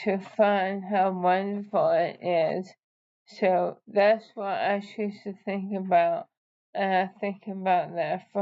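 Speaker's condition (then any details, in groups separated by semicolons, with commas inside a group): ALS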